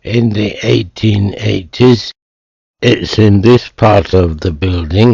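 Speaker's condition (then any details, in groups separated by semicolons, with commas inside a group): Motor neuron disease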